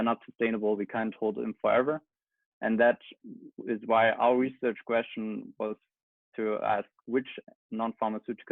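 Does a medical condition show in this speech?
No.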